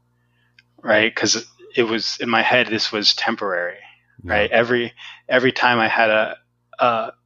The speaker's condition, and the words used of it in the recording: Stuttering. I can't do it right away, but I can realize I'm looking at the ceiling and then bring my eyes down to meet the person I'm talking to.